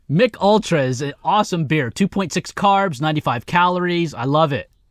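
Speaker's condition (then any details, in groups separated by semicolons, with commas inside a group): No condition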